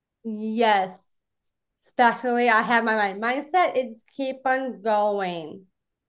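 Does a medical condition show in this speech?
Yes: Down syndrome; Down syndrome from birth, born without esophagus, blocked bowel, surgery right after birth, cord wrapped around throat three times; may be a little hard to understand, mother helps a little, host understood nearly everything, host once asked for a repeat.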